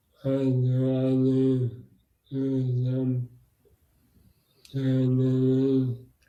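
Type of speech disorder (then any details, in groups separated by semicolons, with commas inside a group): Bulbar dysarthria; bulbar motor neurone disease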